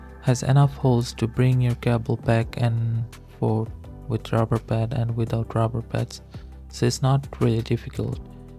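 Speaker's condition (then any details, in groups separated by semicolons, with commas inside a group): No condition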